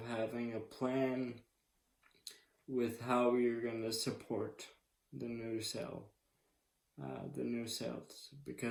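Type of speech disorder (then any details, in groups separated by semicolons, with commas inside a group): Slurred speech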